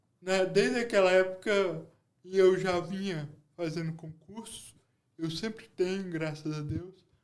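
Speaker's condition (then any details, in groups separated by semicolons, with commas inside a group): Cerebral palsy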